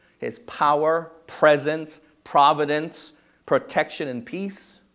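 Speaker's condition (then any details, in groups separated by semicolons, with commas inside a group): No condition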